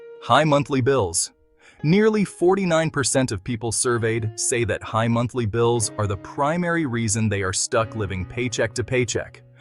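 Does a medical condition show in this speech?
No.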